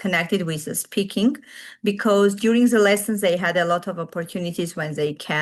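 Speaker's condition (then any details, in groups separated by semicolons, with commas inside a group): No condition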